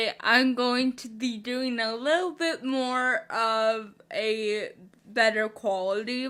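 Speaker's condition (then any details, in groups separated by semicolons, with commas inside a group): Spastic cerebral palsy, mixed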